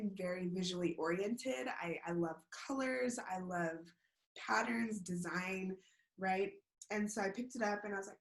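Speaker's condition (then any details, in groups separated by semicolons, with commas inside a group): No condition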